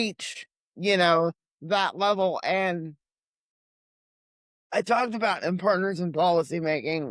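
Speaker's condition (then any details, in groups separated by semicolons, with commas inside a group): Cerebral palsy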